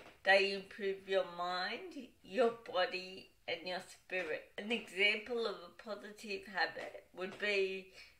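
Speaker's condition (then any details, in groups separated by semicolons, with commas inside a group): Cerebral palsy, dystonic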